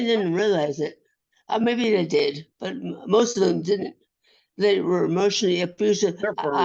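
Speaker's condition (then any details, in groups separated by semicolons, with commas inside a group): Acquired brain injury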